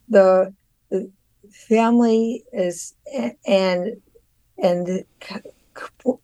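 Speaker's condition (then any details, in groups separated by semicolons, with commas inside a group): Aphasia; aphasia from severe stroke that nearly killed her, right side paralyzed, 3 years regaining independence; no speech at all right after stroke, now trouble saying intended words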